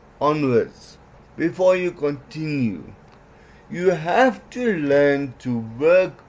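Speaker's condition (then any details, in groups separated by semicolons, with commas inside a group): Cerebral palsy; some words unclear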